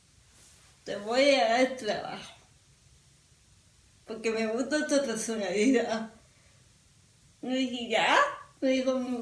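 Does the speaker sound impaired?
Yes: cerebral palsy; from birth, diagnosed at eight months by specialist doctor Pastor, affects muscles and walking; speech affected, improves with exercise and speech therapy but never normal, sounds drunk, talks a lot.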